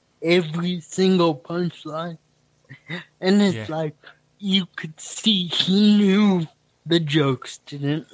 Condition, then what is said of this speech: Cerebral palsy. I'm lucky in that respect because my speaking is, it's weird.